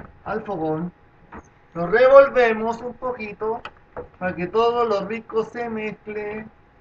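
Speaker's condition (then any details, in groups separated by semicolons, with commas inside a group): No condition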